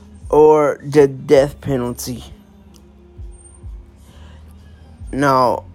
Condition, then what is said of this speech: Cerebral palsy. I can talk. I can walk. And I'm blessed for that.